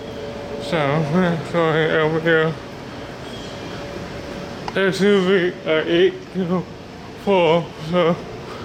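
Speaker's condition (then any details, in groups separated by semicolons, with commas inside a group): Cerebral palsy; body affected; speech disability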